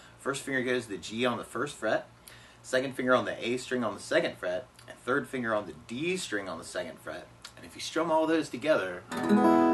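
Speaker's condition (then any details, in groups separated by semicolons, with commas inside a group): No condition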